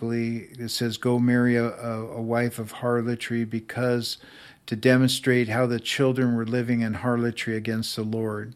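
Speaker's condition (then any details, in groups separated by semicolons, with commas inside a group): No condition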